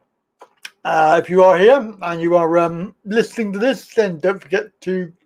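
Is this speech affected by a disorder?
Yes: cerebral palsy; back surgery.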